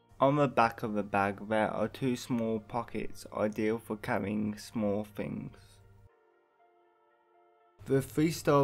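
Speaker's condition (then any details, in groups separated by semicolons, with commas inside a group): Hemiplegic cerebral palsy; quadriplegic form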